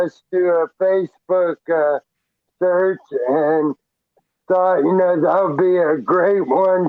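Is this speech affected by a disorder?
Yes: traumatic brain injury.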